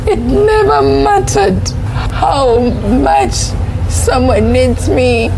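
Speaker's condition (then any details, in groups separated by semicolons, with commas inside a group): Cerebral palsy; hearing difficulty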